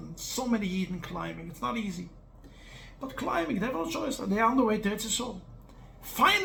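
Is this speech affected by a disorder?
No.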